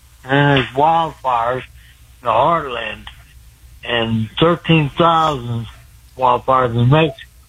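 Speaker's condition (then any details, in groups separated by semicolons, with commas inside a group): Speech impediment; cause unclear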